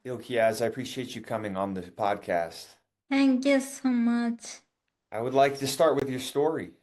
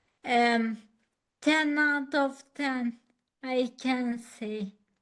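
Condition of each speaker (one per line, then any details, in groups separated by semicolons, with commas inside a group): No condition
Acquired ataxia; lithium toxicity, cerebellar damage; about 3 years since onset, walks, falls when tired, head tremor; lost speech at onset, speech therapy, still slow but understandable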